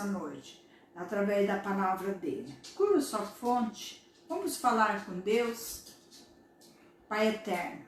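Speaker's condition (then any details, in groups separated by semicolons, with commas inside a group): No condition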